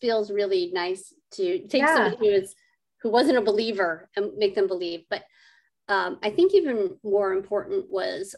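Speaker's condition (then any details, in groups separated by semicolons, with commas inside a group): Cleft lip and palate; adult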